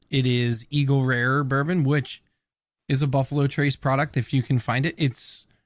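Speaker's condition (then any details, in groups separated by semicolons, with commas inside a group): No condition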